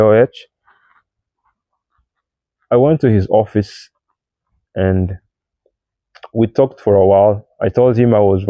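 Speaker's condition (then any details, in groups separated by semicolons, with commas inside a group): No condition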